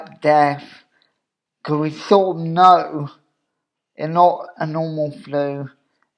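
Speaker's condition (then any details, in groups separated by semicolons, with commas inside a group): Cerebral palsy; wheelchair user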